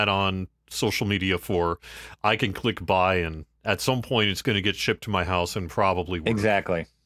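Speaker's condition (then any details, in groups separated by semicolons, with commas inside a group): No condition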